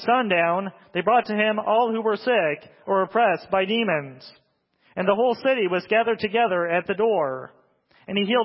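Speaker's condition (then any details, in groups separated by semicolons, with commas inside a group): No condition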